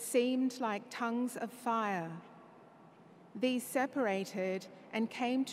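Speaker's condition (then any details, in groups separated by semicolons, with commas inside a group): No condition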